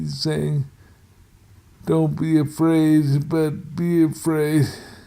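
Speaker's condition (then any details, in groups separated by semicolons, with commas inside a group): Multiple sclerosis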